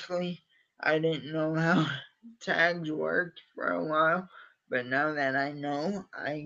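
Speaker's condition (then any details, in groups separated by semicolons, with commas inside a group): Cerebral palsy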